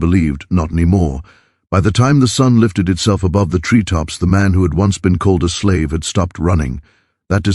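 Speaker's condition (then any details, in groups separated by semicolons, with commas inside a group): No condition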